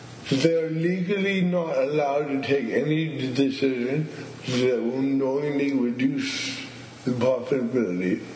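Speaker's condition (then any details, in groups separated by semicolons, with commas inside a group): Cerebral palsy; cerebral palsy together with stuttering, described as a double whammy; moments of disfluency during recording; cerebral palsy compounds stuttering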